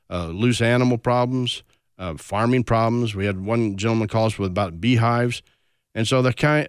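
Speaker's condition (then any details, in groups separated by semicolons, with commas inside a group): No condition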